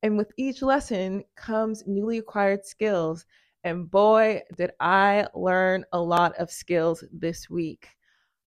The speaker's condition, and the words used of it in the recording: None; typical speech.